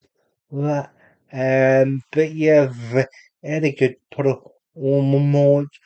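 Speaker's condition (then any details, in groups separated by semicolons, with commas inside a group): Cerebral palsy; unable to walk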